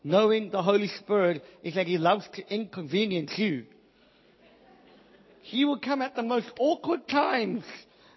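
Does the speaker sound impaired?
Yes: cleft palate, Pierre Robin syndrome.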